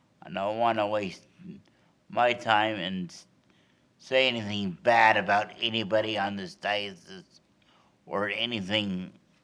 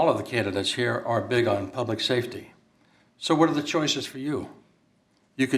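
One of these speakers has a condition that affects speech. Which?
The first: cerebral palsy.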